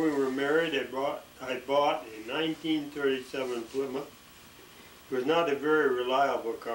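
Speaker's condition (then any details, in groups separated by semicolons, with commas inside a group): ALS; expects swallowing and breathing trouble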